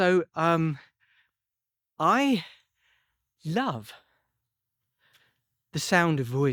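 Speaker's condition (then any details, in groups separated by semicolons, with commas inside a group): No condition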